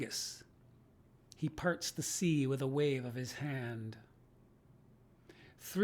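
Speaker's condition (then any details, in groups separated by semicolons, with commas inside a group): No condition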